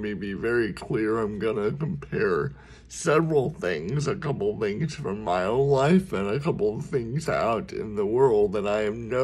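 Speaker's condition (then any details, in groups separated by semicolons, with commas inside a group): Cerebral palsy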